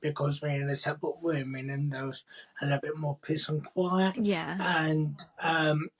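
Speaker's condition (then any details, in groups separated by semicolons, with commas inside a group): Cerebral palsy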